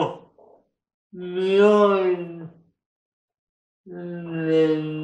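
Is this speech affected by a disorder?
Yes: cerebral palsy.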